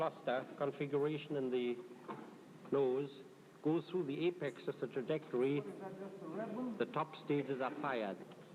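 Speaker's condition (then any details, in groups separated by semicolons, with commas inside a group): No condition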